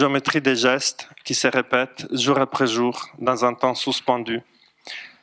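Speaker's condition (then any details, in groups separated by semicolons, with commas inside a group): No condition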